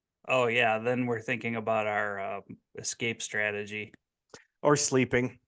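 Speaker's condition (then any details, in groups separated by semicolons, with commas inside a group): No condition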